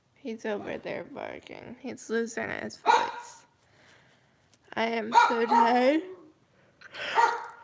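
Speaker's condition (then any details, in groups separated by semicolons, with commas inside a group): Cerebral palsy, mild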